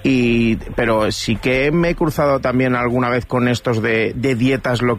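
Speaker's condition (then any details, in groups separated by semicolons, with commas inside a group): No condition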